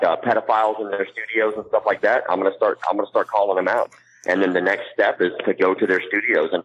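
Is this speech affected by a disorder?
Yes: cleft palate; congenital cleft palate, mouth, ear, nose and throat structure differ from most people, cannot blow up balloon.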